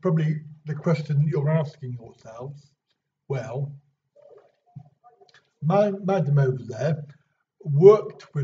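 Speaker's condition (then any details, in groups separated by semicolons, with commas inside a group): Cerebral palsy; back surgery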